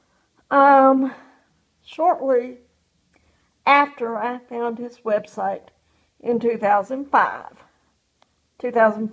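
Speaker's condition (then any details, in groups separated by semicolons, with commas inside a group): Cerebral palsy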